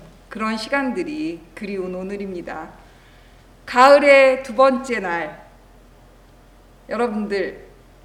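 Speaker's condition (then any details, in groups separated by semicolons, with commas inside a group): No condition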